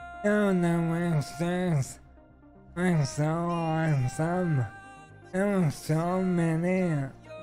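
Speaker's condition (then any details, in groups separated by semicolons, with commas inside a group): ALS; stem cell treatment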